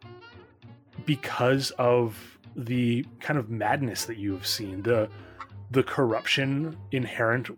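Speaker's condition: No condition

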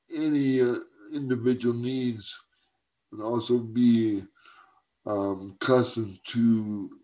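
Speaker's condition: Cerebral palsy; gone 6 years

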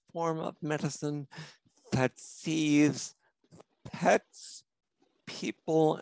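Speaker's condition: Spinocerebellar ataxia; genetic cause

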